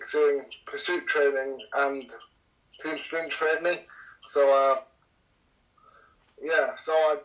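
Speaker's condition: Cerebral palsy; cerebral palsy affecting all limbs

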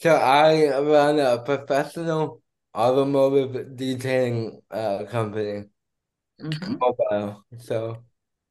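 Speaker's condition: Cerebral palsy; heart stopped twice

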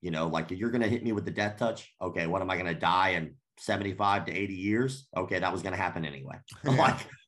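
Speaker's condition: Cleft lip and palate

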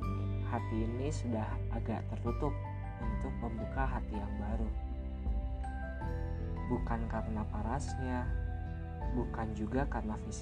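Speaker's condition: No condition

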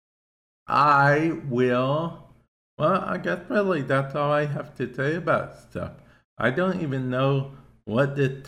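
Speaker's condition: Cerebral palsy; affects speech to an extent

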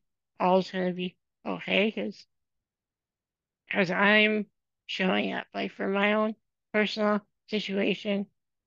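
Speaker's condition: Spinal muscular atrophy; from birth

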